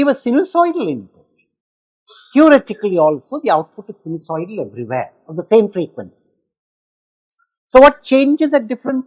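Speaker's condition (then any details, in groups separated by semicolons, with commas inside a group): No condition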